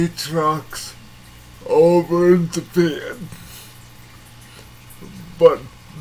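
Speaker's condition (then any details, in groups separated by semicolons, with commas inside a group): Cerebral palsy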